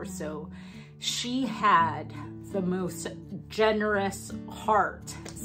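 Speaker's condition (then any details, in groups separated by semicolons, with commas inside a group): No condition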